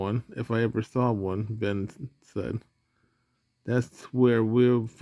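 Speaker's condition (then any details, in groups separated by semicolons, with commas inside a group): No condition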